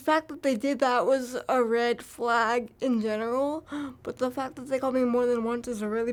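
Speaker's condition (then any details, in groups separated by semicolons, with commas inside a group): Cerebral palsy; from birth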